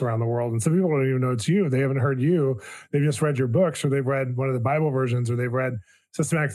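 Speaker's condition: No condition

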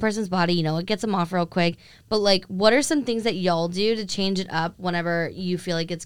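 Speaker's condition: No condition

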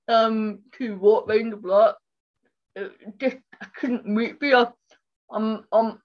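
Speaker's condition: Cerebral palsy; speech impairment

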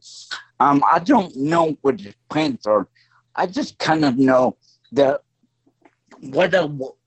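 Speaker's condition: Stroke; voice affected

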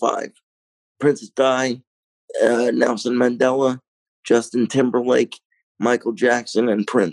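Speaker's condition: Cerebral palsy, mild; lungs collapsed three days after birth, lack of oxygen, bleeding in one brain area, incubator nine weeks, lifelong wheelchair; self-rated severity about 3 of 10, needs some daily help, mostly independent

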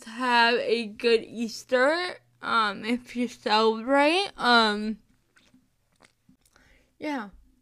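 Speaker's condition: Cerebral palsy; chronic illness and disability

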